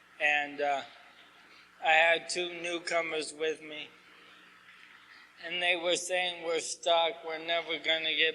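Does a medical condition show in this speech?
Yes: ALS.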